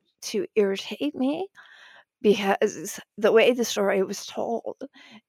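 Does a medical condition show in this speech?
Yes: spasmodic dysphonia; vocal cord disorder, diagnosed after praying for normal voice, repeated Botox injections silenced voice; voice may sound like glitching audio, shaky, likened to NPR host Diane Rehm.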